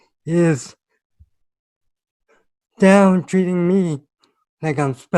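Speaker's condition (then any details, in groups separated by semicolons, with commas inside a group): Cerebral palsy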